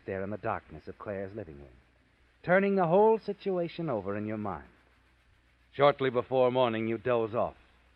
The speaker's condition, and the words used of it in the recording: None; typical speech.